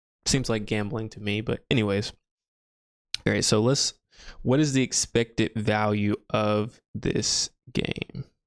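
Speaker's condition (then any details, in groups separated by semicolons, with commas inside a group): No condition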